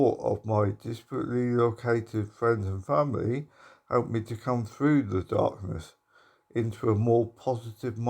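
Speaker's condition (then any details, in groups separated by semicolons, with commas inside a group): Motor neuron disease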